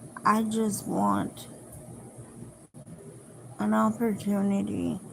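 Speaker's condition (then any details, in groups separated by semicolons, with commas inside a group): Cerebral palsy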